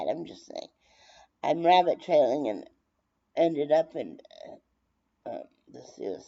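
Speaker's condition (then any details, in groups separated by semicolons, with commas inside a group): Brain injury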